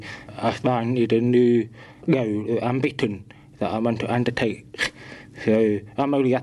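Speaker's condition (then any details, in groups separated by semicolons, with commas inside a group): Profoundly deaf, born profoundly deaf; congenital profound deafness, present since birth; has to remind people to speak more clearly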